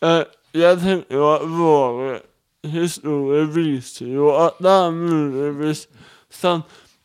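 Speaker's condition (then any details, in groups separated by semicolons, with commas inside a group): Cerebral palsy; wheelchair user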